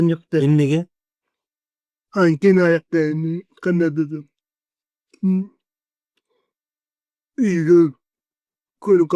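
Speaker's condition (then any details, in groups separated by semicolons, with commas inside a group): Cerebral palsy; 40 years with condition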